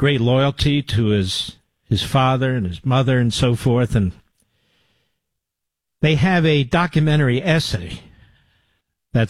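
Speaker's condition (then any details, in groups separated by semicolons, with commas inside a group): No condition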